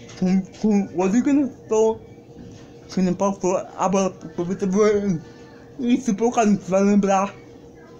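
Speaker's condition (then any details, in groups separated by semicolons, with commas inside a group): Cerebral palsy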